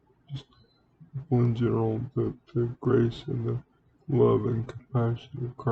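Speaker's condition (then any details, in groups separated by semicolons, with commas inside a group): Cerebral palsy; speaks relatively well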